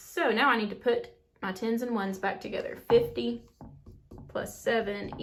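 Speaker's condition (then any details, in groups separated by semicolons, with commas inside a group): No condition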